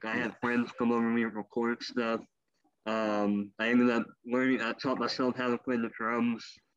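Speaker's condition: Cleft lip and palate; former wheelchair user

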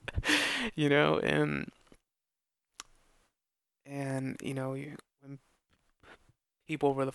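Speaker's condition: Stutter; long-standing stutter persisting into adulthood, oral assessment showed no tongue or face problem; adult speech therapy, two therapists, desensitization, introduction and interview practice, probably always going to stutter; hard time talking, uncomfortable in certain situations, not perfectly fluent, phone call anxiety improved; blocks

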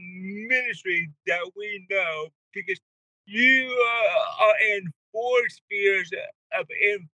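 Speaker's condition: Cerebral palsy; wheelchair user

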